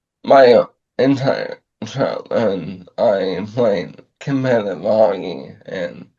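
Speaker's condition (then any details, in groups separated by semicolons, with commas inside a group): ALS; about two years since onset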